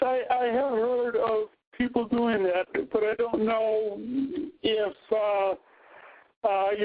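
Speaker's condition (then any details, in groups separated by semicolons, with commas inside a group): Cerebral palsy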